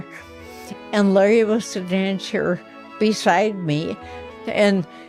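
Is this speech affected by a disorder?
Yes: ataxia; affects motor skills and voice.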